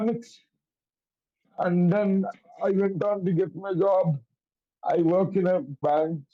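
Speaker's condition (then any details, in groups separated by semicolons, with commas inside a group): Cerebral palsy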